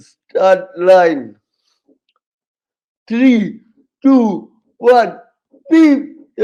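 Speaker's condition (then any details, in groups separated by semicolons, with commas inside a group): Cerebral palsy, severe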